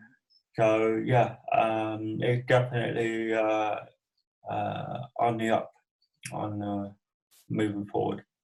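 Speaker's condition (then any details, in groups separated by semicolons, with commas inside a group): Cerebral palsy; from birth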